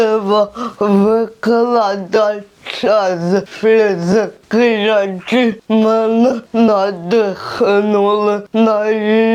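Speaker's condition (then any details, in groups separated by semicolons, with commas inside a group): Cerebral palsy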